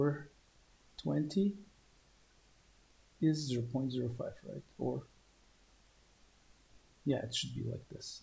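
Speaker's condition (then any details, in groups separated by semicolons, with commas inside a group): No condition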